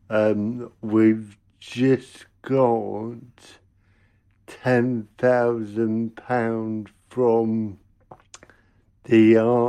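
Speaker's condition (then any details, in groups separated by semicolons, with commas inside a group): Cerebral palsy; congenital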